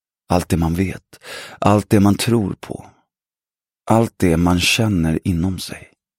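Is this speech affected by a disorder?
No.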